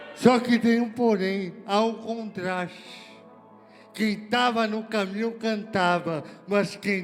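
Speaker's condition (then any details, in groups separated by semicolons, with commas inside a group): Cerebral palsy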